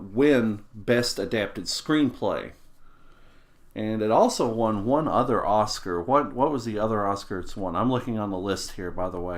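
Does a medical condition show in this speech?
No.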